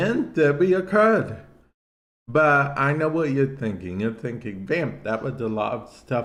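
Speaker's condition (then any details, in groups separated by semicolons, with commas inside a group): Cerebral palsy; affects speech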